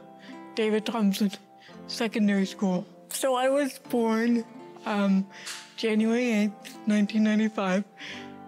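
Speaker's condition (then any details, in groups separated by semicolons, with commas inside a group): Cerebral palsy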